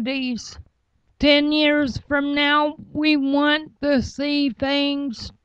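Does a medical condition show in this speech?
Yes: cerebral palsy.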